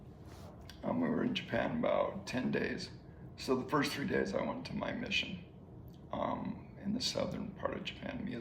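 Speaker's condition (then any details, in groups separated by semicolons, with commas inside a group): ALS; slowly progressing ALS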